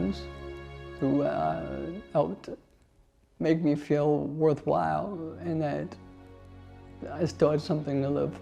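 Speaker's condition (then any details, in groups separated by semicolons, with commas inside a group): ALS; massage and aquatic therapy; still has voice, voice loss expected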